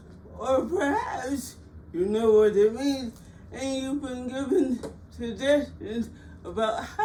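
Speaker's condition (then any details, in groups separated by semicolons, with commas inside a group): Cerebral palsy; frequent speech therapy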